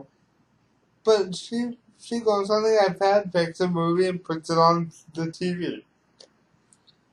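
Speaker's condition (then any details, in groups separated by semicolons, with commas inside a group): Cerebral palsy; reliable voice, uses voice control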